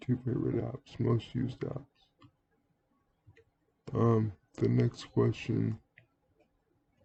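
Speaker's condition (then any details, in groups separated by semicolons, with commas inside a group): Cerebral palsy; speaks relatively well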